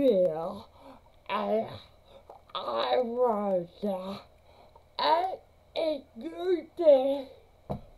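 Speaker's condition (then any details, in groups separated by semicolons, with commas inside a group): Cerebral palsy; since birth, difficult birth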